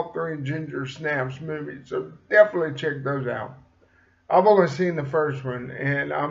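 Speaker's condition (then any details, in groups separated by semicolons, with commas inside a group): Cerebral palsy; slight speech impediment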